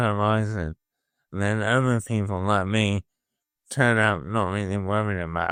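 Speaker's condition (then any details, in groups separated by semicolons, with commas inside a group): Motor neuron disease; progressing, can no longer type; voice affected, early slurring, nasal speech, hand weakness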